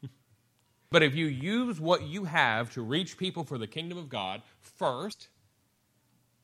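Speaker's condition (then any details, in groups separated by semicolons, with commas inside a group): No condition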